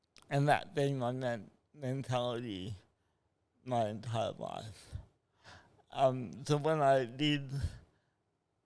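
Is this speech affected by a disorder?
Yes: cerebral palsy.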